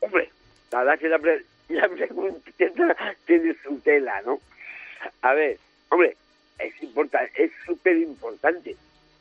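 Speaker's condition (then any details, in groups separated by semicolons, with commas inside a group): Down syndrome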